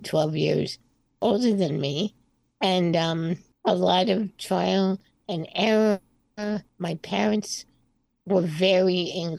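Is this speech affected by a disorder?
Yes: spinal muscular atrophy type 2; congenital, born early 60s, wheelchair user, slightly progressive, found out in twenties, arms less mobile; on oral breakthrough medication rebuilding motor neurons; breathing, speaking and singing much stronger since medication, functions declining before it.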